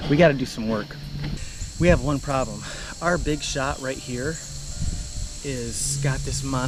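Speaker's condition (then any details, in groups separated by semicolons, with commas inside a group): No condition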